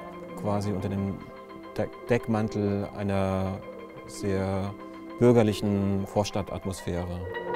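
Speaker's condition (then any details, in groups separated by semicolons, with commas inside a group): No condition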